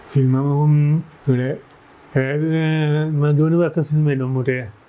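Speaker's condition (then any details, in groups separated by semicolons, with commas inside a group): Cerebral palsy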